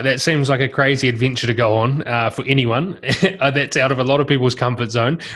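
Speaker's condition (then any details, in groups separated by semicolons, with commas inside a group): No condition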